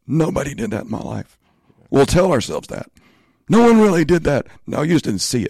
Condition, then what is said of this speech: Spasmodic dysphonia. So, yeah, you have to excuse my voice. I've got this voice issue right now.